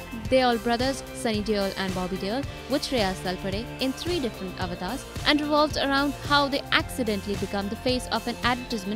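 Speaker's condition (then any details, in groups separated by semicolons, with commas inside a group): No condition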